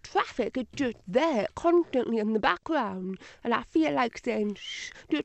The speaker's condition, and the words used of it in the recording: Deafness. So some of her answers may be a little indistinct.